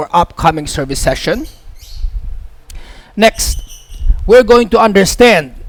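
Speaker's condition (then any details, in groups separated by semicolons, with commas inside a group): No condition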